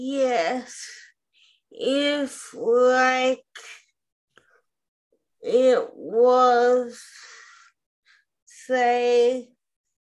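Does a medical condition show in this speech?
Yes: spastic quadriplegic cerebral palsy; CP accent, sultry disability accent, listeners may need to listen closely.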